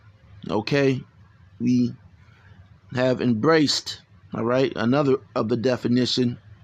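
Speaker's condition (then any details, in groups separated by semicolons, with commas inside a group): No condition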